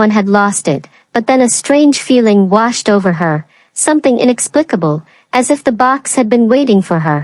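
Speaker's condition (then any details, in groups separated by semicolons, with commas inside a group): No condition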